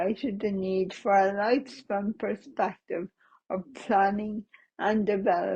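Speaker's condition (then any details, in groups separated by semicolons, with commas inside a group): Cerebral palsy; adult, premature aging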